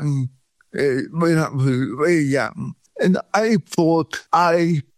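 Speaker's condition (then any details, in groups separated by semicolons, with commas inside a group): Cerebral palsy; pain back within 3 days in Sweden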